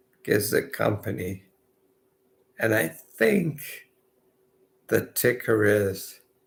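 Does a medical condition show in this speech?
Yes: multiple sclerosis.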